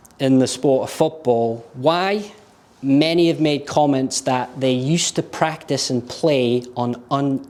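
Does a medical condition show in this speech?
No.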